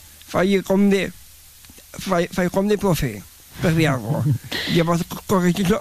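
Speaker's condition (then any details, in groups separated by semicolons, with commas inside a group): Down syndrome; describes self as very talkative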